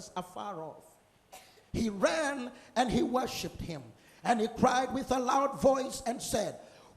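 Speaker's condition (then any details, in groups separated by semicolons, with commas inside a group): No condition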